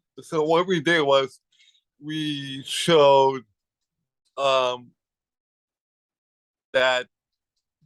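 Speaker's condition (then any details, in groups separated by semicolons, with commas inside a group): Cerebral palsy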